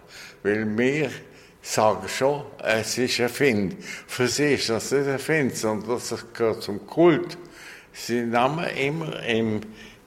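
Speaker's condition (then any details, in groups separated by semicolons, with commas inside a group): Stroke; recovering, generally much better, rebuilding lost language skills, returning slowly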